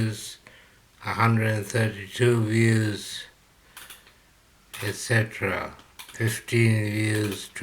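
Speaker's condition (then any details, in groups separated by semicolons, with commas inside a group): Slurred speech from poisoning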